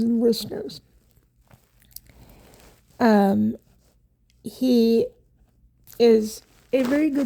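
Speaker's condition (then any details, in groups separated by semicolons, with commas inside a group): Cerebral palsy; wheelchair user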